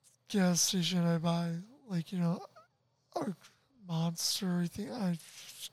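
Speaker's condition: Tracheostomy, ventilator dependent; ventilator 24 hours a day through tracheostomy, cannot breathe on own

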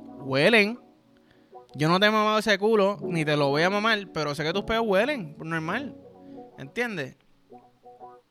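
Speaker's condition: No condition

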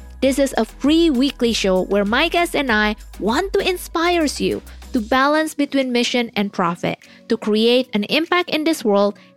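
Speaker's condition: No condition

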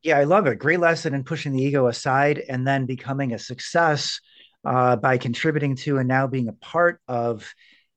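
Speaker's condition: No condition

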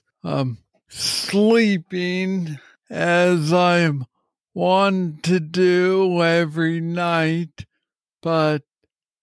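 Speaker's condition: Parkinson's disease; young onset

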